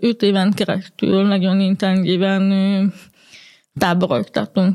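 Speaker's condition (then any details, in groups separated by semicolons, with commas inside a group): Hearing loss; communicates in spoken language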